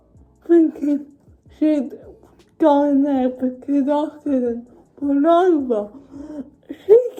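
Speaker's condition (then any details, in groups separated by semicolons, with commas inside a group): Cerebral palsy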